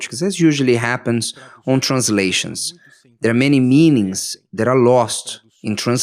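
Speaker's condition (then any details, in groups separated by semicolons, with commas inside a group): No condition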